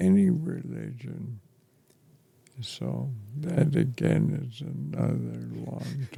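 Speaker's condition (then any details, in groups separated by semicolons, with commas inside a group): ALS; affects chest and throat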